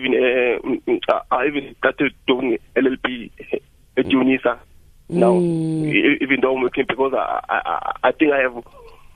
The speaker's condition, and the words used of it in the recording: Stuttering. Like I never stuttered like when you sing.